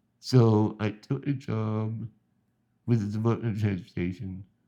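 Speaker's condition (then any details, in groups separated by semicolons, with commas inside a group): Spinal muscular atrophy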